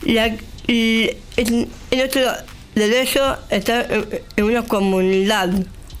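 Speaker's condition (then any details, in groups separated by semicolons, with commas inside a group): Down syndrome; with intellectual disability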